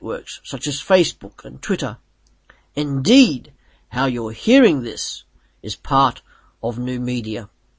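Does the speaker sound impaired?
No.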